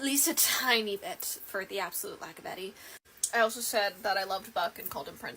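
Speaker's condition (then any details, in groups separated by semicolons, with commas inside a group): No condition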